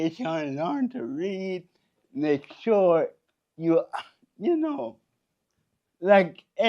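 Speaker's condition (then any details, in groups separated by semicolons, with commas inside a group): Cerebral palsy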